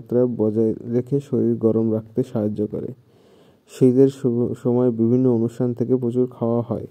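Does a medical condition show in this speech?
No.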